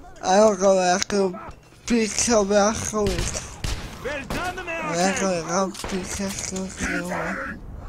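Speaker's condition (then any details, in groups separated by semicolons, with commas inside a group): Cerebral palsy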